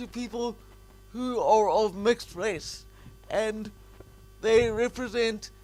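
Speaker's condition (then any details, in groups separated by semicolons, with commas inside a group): Cerebral palsy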